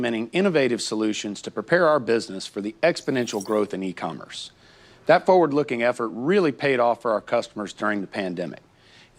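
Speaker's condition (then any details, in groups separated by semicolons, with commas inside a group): No condition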